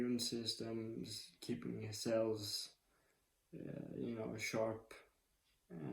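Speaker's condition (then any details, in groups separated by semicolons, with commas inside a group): ALS; 3 months after stem cell treatment, function worsening, physical therapy; speech improved, slow and slurred when tired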